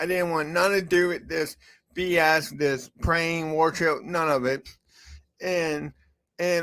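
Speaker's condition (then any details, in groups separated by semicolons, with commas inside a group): Cerebral palsy; from birth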